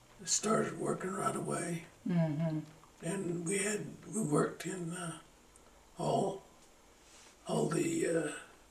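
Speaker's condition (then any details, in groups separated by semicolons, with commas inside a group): Parkinson's; slowing down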